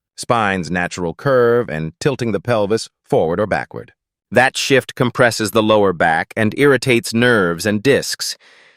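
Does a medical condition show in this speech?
No.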